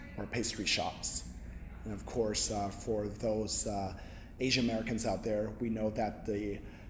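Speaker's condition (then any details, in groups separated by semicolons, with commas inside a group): No condition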